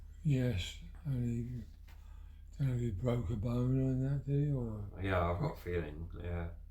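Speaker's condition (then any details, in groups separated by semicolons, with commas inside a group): Parkinson's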